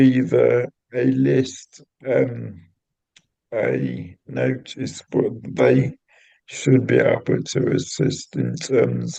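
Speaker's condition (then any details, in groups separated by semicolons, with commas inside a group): Cerebral palsy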